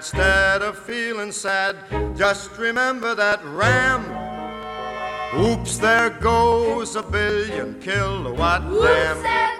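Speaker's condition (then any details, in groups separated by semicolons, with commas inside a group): No condition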